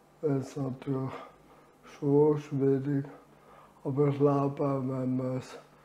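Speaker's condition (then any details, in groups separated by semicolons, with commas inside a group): Amyotrophic lateral sclerosis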